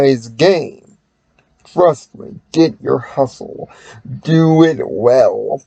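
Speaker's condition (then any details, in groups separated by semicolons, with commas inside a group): Cerebral palsy; present since birth, unable to walk; voice described as weird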